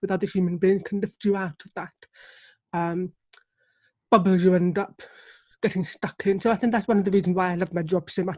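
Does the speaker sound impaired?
Yes: deafness; relies on lip reading, struggles to hear baby cry or tones of sounds.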